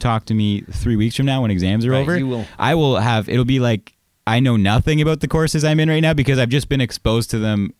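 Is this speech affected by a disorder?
No.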